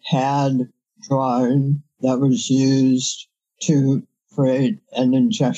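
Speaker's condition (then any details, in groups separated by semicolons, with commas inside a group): Head and neck cancer surgery; no evidence of disease for years, severe dysphagia from treatment effects, no normal meal since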